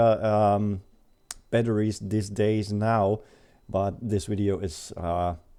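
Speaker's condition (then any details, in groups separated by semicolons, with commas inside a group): No condition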